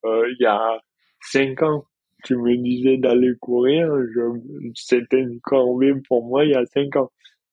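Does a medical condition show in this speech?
Yes: dystonia; rare neurological dystonia, involuntary muscle contractions, onset in childhood, daily physical effort, heavier for past 5 years.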